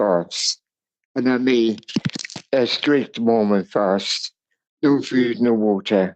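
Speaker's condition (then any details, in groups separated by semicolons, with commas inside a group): Cerebral palsy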